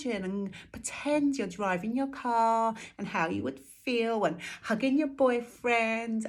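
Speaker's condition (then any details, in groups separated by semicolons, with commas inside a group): No condition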